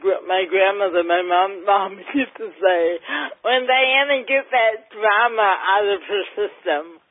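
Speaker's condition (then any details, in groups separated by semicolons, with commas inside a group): Cerebral palsy, mild; mildly affects speech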